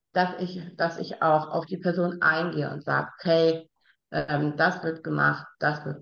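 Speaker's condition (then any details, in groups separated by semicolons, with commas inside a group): Down syndrome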